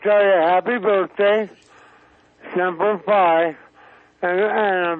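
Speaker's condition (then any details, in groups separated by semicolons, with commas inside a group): Stroke; about two years since stroke; not good verbally, avoids phone calls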